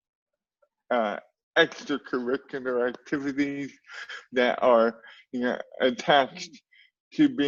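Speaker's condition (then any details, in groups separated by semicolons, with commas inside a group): Cerebral palsy; cannot speak quickly and be understood, speaks slowly, deliberately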